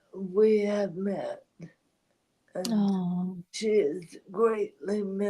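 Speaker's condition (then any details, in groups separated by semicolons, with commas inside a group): ALS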